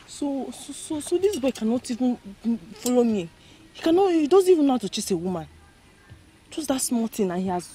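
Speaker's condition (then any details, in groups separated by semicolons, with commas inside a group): No condition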